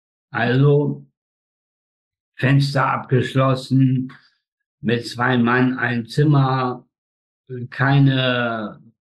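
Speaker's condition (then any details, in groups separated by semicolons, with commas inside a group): Spastic tetraparesis; difficulties controlling speech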